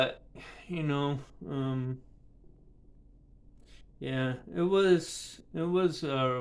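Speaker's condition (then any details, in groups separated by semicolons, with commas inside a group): Cerebral palsy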